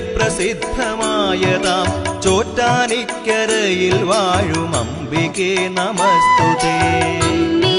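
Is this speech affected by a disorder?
No.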